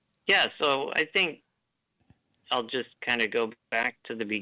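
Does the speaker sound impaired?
Yes: Duchenne muscular dystrophy; diagnosed at age 3, power chair since about age 10, no ventilator in earlier school years; uses ventilator to breathe; ventilator may be audible, cadence slightly different.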